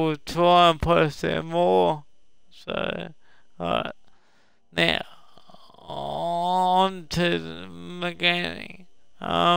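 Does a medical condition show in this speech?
Yes: cerebral palsy.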